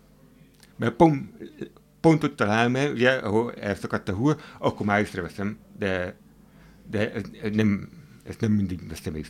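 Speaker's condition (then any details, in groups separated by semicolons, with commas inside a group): Hearing impairment; hard of hearing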